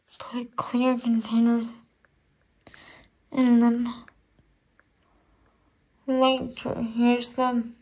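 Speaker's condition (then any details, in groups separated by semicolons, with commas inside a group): Cerebral palsy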